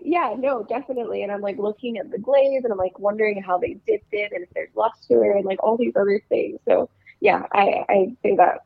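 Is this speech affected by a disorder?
No.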